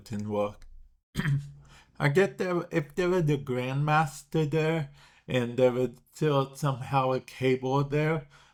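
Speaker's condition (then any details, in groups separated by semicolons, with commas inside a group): Cerebral palsy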